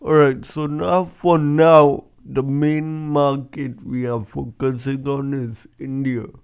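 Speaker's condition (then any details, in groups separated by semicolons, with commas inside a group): Cerebral palsy; congenital, breech vaginal birth instead of recommended c-section, head stuck 90 seconds, oxygen loss; age 25, walks, others ask if drunk, three years on Singapore cerebral palsy football team; could not speak properly as child, now speaks publicly as motivational speaker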